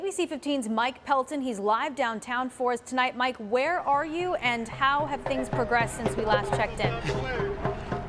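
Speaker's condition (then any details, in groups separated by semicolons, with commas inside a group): No condition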